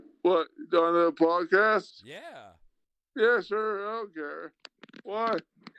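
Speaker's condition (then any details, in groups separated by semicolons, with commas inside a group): Traumatic brain injury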